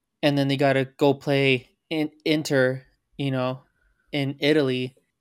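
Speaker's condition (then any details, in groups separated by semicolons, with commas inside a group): No condition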